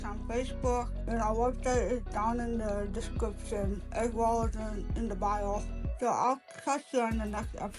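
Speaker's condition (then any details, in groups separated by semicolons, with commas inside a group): Cerebral palsy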